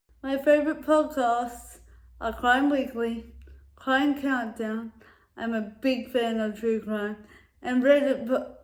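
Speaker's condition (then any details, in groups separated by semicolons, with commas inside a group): Cerebral palsy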